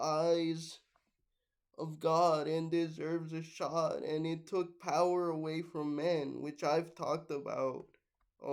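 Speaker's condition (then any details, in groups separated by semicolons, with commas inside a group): Cerebral palsy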